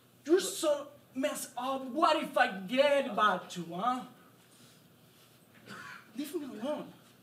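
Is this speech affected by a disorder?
No.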